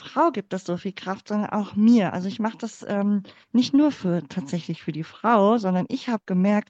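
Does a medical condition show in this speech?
Yes: cleft palate; congenital, born in former GDR.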